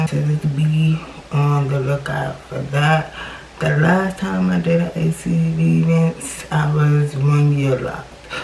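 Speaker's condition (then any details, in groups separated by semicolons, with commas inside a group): Cerebral palsy; from birth, left leg affected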